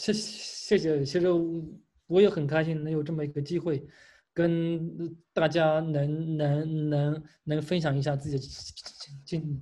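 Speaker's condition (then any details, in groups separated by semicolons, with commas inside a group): Stuttering; stuttering since early primary school, blocks when called on, fluent in choral reading, childhood ENT visit unhelpful; controls speaking speed with techniques, slow relaxed pace, techniques make stuttering noticeable to listeners; repeated sounds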